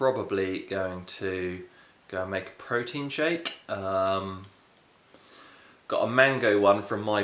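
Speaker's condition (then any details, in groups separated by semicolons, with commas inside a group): No condition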